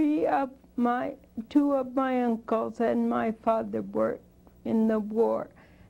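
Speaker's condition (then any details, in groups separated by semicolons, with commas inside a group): Spinocerebellar degeneration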